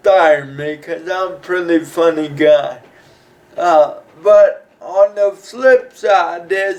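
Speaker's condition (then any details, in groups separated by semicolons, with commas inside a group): Cerebral palsy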